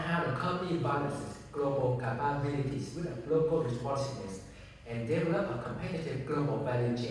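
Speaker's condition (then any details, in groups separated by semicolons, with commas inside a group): No condition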